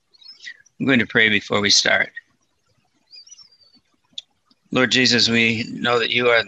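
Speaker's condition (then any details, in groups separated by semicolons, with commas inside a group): Parkinson's disease, mild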